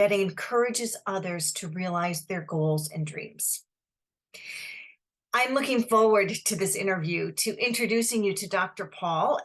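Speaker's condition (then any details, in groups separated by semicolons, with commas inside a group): No condition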